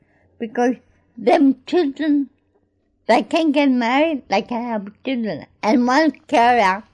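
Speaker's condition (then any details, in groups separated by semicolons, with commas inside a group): Cerebral palsy; speech problems when young, began talking after attending Gruella school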